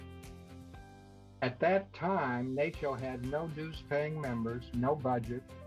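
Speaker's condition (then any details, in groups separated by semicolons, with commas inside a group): No condition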